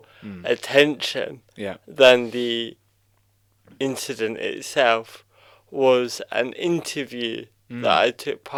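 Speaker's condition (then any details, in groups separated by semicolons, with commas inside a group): Cerebral palsy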